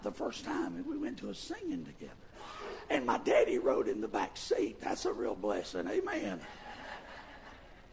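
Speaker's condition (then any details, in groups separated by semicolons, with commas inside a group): Vocal fold paralysis; voice worse than before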